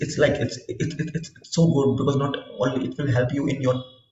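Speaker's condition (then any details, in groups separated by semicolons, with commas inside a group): Stuttering; childhood onset, talked little while growing up, stopped avoiding stuttering in last 18-20 months; full acceptance of stuttering, public speaker, better at articulating views with more speaking exposure; variable, some situations without stuttering, stutters a lot in some social settings; repeated sounds, repeated words, prolonged sounds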